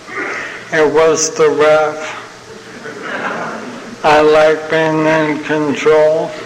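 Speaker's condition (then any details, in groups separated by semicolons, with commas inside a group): ALS (Lou Gehrig's disease); no medication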